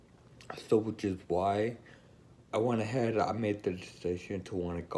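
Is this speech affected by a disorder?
Yes: Friedreich's ataxia; uses wheelchair, tires quickly.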